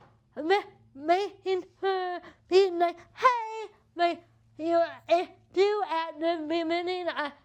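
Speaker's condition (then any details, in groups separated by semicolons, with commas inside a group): Cerebral palsy; uses walker and wheelchair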